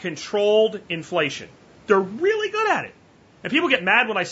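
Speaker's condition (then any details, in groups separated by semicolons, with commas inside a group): No condition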